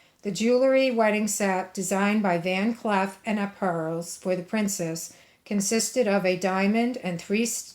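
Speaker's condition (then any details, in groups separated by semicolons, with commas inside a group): No condition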